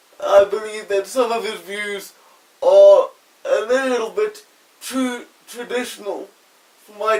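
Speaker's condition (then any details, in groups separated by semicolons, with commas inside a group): Quadriplegic cerebral palsy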